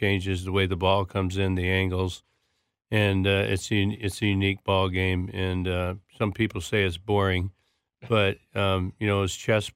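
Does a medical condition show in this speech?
Yes: Parkinson's disease; speech tough, speech therapy with ahs before going on air, big and loud voice training.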